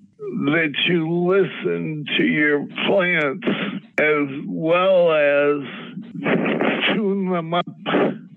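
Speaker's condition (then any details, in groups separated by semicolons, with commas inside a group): Parkinson's disease; preferred by tincture dropper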